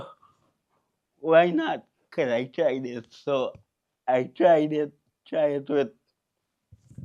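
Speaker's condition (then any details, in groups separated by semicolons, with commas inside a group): Cerebral palsy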